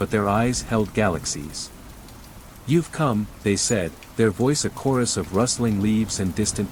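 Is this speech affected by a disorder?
No.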